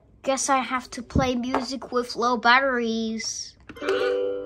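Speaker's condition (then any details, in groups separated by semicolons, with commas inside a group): No condition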